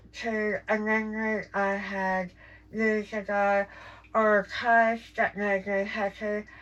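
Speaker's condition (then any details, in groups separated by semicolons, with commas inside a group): Jaw cancer surgery; tracheostomy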